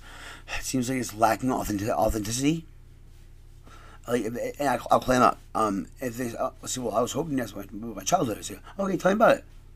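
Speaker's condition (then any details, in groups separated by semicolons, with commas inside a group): Stutter; stutter makes talking take longer; repeated sounds, repeated words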